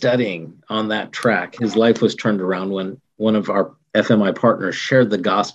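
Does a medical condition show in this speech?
No.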